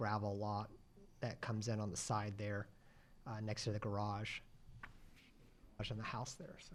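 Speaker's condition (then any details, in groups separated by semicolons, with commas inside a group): No condition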